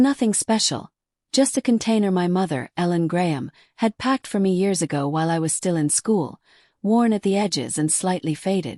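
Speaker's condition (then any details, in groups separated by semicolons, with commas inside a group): No condition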